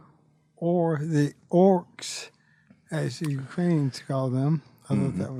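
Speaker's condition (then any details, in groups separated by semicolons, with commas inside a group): ALS; bulbar-upper onset, tongue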